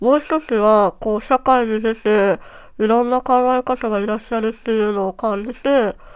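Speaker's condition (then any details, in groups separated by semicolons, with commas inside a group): Treacher Collins syndrome, cleft palate; incompletely formed ears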